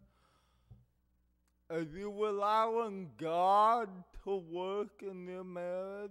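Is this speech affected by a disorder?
Yes: cerebral palsy; affects hearing and speech.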